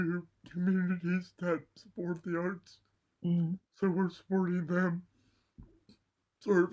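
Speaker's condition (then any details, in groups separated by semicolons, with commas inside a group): Cerebral palsy; mild left side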